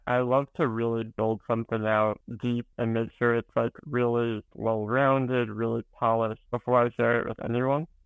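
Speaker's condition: Spinal muscular atrophy

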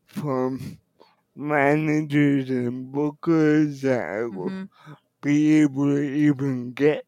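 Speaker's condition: Cerebral palsy; wheelchair user

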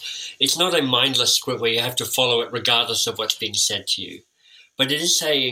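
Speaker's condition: Cleft lip and palate; orthodontic treatment

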